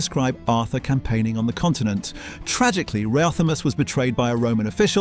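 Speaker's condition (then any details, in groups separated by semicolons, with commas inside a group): No condition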